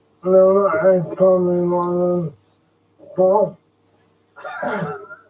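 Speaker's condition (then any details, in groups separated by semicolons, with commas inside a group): Motor neuron disease; degenerative, life-limiting, no treatment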